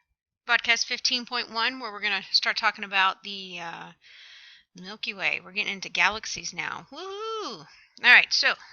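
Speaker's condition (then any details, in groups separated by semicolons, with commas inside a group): No condition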